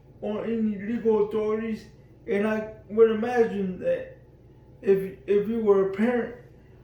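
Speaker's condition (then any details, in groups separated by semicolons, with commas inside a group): Cerebral palsy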